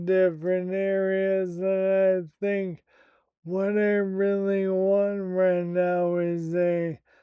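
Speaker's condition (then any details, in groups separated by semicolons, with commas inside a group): Primary lateral sclerosis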